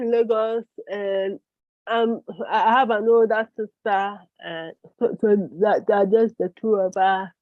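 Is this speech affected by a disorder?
Yes: cerebral palsy.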